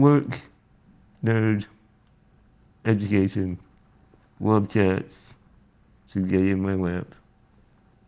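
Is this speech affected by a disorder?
Yes: spinal muscular atrophy.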